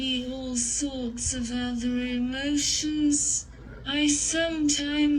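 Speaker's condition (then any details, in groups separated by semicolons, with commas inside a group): Cerebral palsy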